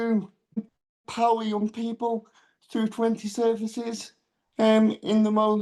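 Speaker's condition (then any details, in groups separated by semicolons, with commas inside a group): Cerebral palsy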